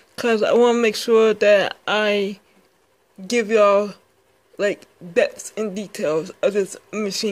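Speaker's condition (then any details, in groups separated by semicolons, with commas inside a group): Speech impairment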